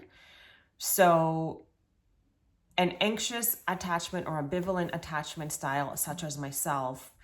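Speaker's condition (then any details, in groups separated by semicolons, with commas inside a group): No condition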